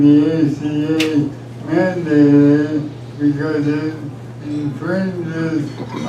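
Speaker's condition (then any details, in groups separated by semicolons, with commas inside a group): ALS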